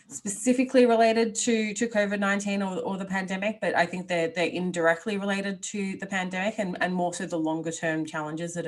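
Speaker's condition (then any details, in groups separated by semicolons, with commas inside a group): No condition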